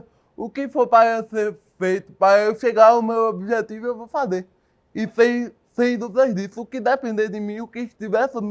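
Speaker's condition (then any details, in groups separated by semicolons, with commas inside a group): Cerebral palsy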